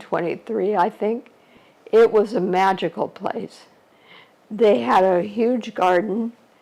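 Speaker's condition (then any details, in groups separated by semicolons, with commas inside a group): ALS; shortly after diagnosis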